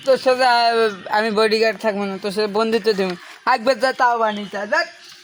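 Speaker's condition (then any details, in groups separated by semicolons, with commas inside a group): No condition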